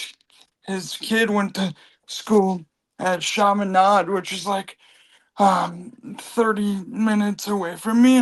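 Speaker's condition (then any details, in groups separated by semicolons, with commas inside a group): Cerebral palsy; from birth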